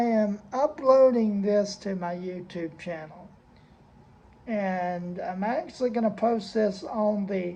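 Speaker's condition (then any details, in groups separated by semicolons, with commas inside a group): Cerebral palsy; spasticity, muscle stiffness, baclofen pump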